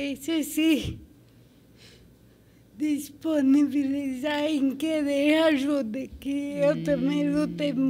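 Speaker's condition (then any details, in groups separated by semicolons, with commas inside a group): Cerebral palsy; from birth, medical negligence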